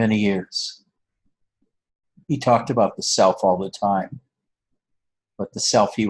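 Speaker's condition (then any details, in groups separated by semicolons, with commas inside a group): No condition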